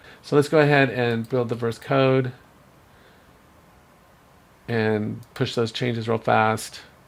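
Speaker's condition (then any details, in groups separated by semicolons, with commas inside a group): No condition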